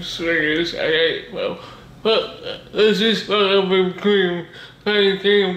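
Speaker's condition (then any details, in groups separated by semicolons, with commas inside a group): Cerebral palsy; body affected; speech disability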